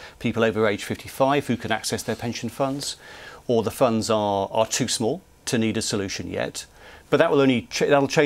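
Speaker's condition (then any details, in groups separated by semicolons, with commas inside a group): No condition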